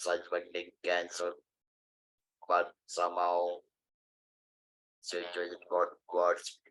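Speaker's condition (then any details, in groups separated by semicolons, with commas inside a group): Stage IV larynx cancer; surgery cost natural voice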